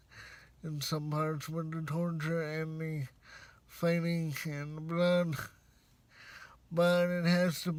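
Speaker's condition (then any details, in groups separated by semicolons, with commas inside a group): Cerebral palsy, severe; spastic type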